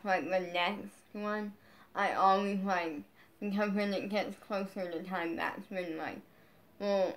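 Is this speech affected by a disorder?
Yes: brain injury.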